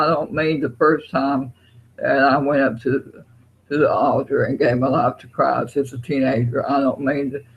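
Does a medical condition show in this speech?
Yes: Parkinson's.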